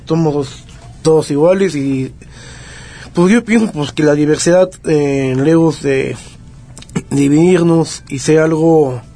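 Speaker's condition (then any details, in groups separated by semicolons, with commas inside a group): Down syndrome; congenital, trisomy 21, age 24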